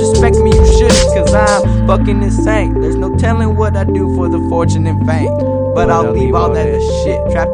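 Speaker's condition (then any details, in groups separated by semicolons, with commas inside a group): No condition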